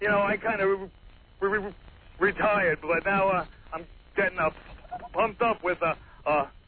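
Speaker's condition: Stuttering; adult man; speaking by phone line; prolonged sounds

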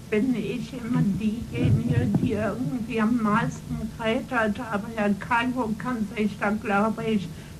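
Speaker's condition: Cerebral palsy; congenital cerebral movement disorder, spasticity and ataxia predominant, brain damage since birth

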